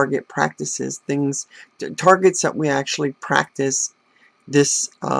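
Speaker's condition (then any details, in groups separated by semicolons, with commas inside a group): No condition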